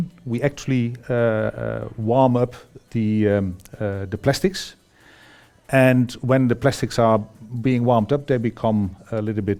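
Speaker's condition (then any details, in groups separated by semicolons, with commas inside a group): No condition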